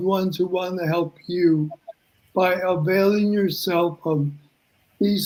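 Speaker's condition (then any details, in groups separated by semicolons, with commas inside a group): ALS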